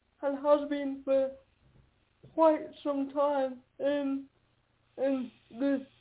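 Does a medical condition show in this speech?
Yes: quadriplegic cerebral palsy; uses a wheelchair.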